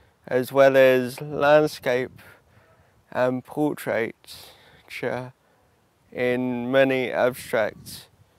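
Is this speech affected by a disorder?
Yes: cerebral palsy.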